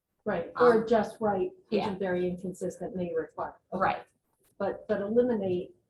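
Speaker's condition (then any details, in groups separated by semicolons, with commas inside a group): No condition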